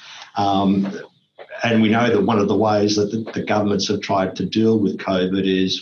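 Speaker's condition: No condition

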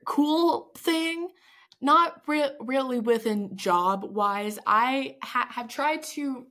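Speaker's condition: Stuttering; fear of speaking in front of groups, school accommodations for presenting projects, found national stuttering association; less evident than once, comes out more again with age; some days stutters much more than usual, takes longer to get words out, talks may run over; repeated sounds, prolonged sounds

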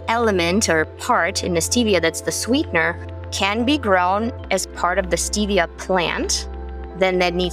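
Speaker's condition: No condition

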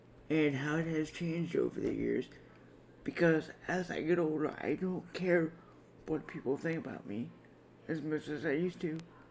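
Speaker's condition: Cerebral palsy, spastic quadriplegia; breathes on own without any support, eats and feeds self

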